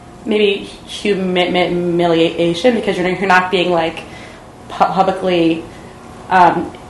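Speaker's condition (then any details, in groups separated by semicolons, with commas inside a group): Stuttering; stuttering since childhood, speech therapy as child, therapist suggested voluntary stuttering; practising voluntary stuttering, deliberately stuttering more, not avoiding stuttering, addressing fear and shame; stutters a lot in some situations and periods, sometimes hides it by acting as listener, talkative; repeated sounds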